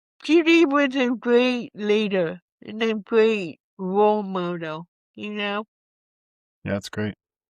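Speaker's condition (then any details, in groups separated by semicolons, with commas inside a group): Cerebral palsy; from birth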